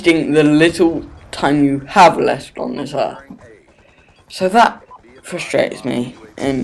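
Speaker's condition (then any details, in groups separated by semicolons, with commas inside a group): Cerebral palsy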